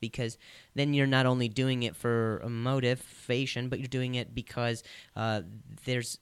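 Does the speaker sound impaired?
Yes: stuttering, adult onset after concussion; concussion after softball hit throat and head hit ground, slept on concussion; began a few years ago, still stutters; previously fluent, now stutters; here prolonged sounds.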